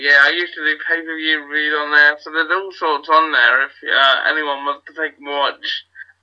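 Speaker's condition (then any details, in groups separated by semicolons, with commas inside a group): Cerebral palsy; wheelchair user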